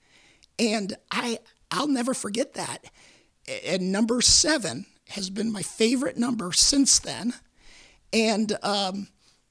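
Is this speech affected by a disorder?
Yes: vocal cord cancer, repeated surgery; Hodgkin's lymphoma diagnosed at age 36, 19 vocal cord surgeries, chemotherapy causing mouth pain.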